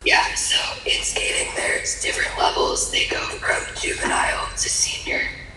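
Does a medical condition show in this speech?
Yes: laryngeal papillomatosis; scarred vocal cords cannot vibrate, altered voice, breathless on exertion as airway gradually blocks.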